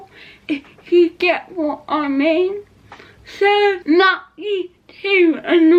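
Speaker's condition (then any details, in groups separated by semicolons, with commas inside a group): Cerebral palsy; not quadriplegic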